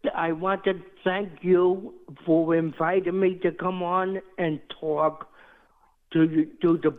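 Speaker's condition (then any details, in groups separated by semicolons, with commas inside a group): Cerebral palsy; diagnosed at 6 months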